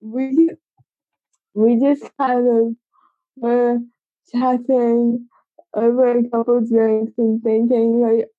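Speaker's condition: Cerebral palsy; congenital, from birth, age 25

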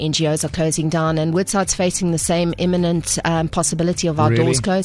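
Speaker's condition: No condition

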